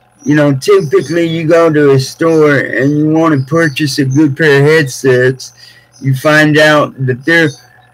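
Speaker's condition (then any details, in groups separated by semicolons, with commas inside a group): Cerebral palsy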